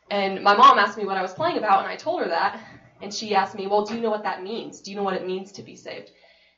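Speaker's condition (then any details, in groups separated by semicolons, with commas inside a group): No condition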